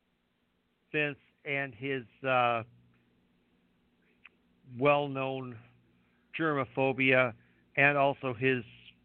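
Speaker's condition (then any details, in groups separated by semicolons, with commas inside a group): No condition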